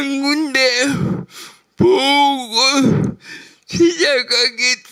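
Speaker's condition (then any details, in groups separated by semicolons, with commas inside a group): Brain lesion disability grade 1, severe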